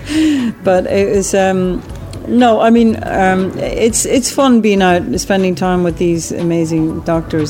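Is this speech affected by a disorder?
No.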